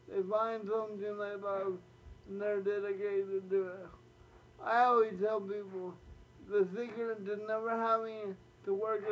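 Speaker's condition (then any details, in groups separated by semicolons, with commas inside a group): Cerebral palsy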